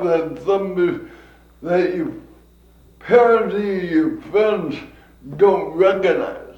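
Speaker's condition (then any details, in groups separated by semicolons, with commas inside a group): Cerebral palsy; from birth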